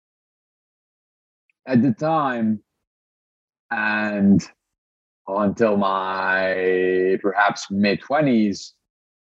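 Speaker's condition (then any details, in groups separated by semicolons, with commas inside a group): Stutter; stutter since birth, born and raised in Lebanon, breathing technique controls stutter to some extent, joined Toastmasters; stutters during this recording; stutter impedes speaking, long avoided speaking, breathing technique partly effective; prolonged sounds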